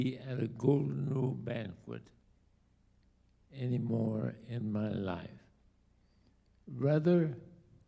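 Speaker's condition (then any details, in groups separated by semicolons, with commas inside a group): ALS; diagnosed about two years ago, late onset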